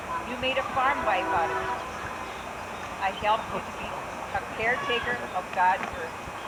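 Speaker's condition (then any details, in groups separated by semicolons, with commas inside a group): No condition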